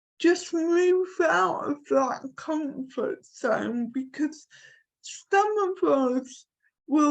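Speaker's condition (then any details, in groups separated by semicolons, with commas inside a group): Cerebral palsy; from birth, affects limbs and neck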